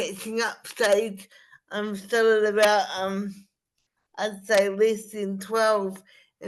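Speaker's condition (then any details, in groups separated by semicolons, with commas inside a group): Spastic cerebral palsy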